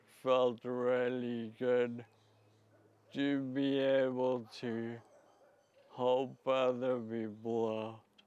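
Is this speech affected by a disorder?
Yes: Friedreich's ataxia; progressive, affects legs, arms, speech, hearing, heart.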